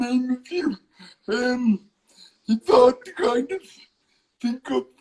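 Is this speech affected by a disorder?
Yes: cerebral palsy.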